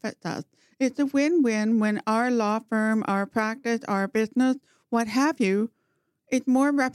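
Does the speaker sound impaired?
Yes: profound hearing loss, congenital, bilateral; talks very well despite profound hearing loss, did not talk until age four.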